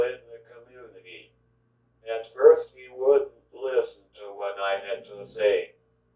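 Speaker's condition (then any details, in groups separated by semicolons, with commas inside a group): Cerebral palsy; from birth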